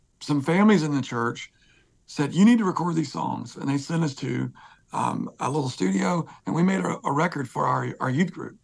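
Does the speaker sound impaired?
Yes: spasmodic dysphonia; voice disorder; voice grabs when talking, more talking brings more hoarseness, singing less hard than talking.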